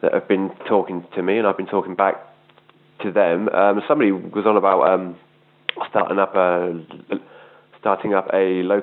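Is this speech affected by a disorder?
Yes: stammer; still present at 32; still has stammer at 32; stammered ordering a beer on First Dates TV show, date finished words, spoke over; here repeated sounds.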